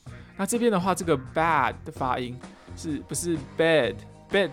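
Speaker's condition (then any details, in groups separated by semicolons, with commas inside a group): No condition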